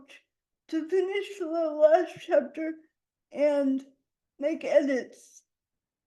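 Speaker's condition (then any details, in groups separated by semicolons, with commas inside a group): Quadriplegic cerebral palsy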